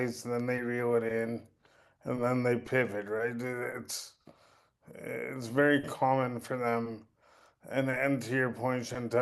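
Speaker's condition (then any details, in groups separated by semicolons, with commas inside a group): Cerebral palsy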